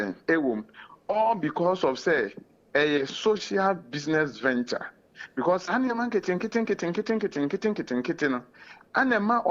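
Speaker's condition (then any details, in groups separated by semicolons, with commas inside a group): No condition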